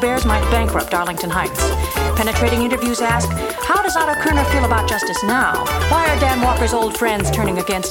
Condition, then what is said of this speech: None; typical speech.